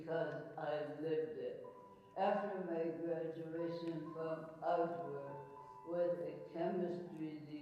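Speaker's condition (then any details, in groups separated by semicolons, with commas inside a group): ALS; speech and swallowing changes present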